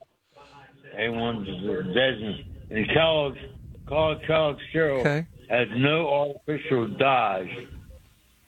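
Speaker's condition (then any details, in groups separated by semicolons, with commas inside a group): Speech impediment; cause unclear, stabbed by girlfriend and hit on head with ashtray years ago; calling in by phone, reading news items, words hard to follow; hosts struggle to understand, one host asks another to translate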